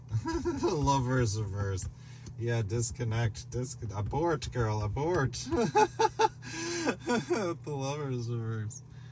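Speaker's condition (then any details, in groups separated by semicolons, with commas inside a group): No condition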